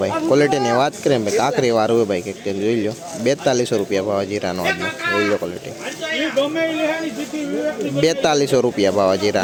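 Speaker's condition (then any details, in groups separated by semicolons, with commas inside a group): No condition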